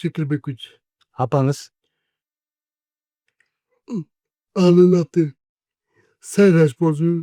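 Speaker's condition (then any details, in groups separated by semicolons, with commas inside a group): Cerebral palsy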